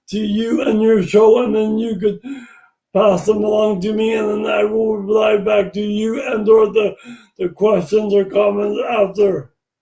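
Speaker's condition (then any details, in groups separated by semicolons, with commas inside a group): Brain injury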